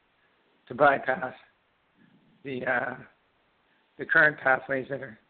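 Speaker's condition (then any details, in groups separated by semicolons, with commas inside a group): Parkinson's disease; left-sided onset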